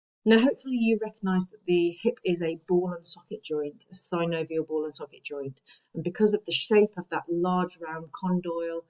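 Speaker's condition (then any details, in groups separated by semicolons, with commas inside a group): No condition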